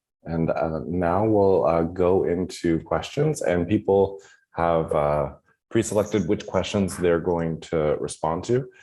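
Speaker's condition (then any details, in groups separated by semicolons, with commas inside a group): No condition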